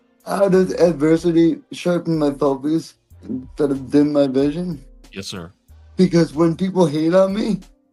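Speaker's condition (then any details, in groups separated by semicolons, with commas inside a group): Cerebral palsy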